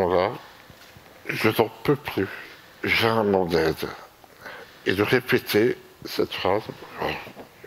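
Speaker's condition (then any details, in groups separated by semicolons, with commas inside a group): Myopathy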